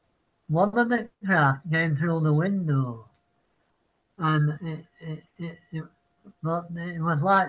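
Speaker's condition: Parkinson's; citing Parkinson's

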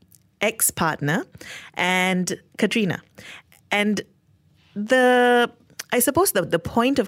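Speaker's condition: No condition

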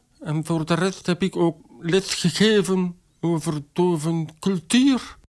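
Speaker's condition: Deafness, acquired, bacterial meningitis; speech therapy in childhood, can speak, formerly relied on lip-reading, now uses sign language interpreter

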